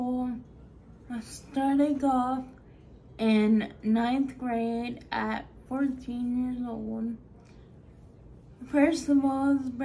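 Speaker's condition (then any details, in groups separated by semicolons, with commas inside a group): Friedreich's ataxia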